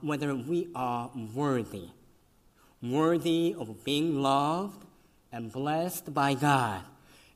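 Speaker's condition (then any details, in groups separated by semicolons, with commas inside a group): Cleft lip and palate; congenital, severe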